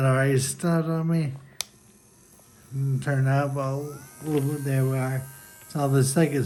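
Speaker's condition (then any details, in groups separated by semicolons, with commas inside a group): Friedreich's ataxia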